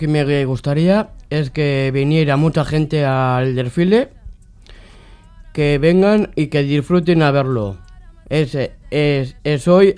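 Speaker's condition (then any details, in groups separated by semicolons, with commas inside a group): Down syndrome; genetic condition, extra chromosome in pair 21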